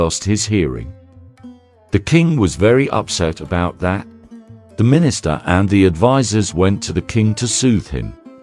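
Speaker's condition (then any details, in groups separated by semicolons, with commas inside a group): No condition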